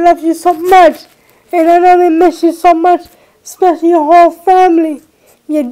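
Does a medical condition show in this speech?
Yes: cerebral palsy.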